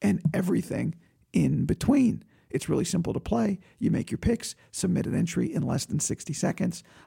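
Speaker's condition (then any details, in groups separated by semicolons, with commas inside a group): Vocal cord surgery recovery; not yet back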